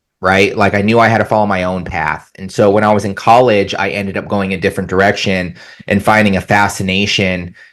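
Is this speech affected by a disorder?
No.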